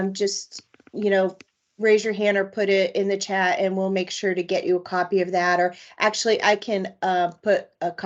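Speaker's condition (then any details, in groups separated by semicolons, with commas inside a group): No condition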